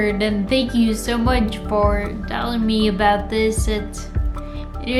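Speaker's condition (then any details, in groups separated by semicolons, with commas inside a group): Friedreich's ataxia; neurological disorder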